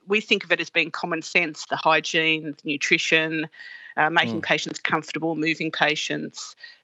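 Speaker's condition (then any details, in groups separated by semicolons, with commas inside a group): No condition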